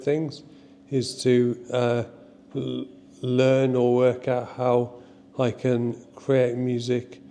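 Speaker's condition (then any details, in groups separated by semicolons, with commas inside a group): Motor neurone disease; ALS type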